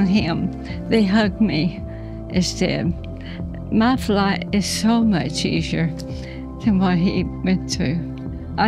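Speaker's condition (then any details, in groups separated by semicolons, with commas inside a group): ALS; voice problems, cannot sing, lacks energy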